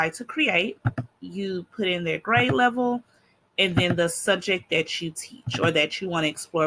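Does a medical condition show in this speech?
No.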